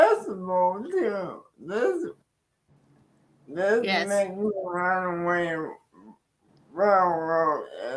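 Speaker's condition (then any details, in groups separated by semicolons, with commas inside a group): Cerebral palsy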